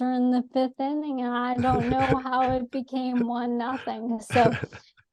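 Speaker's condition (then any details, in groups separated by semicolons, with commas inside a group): ALS; atypical case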